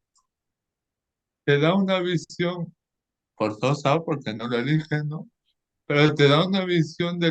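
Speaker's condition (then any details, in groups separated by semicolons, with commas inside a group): Cerebral palsy; lifelong; may run out of air, not always fully intelligible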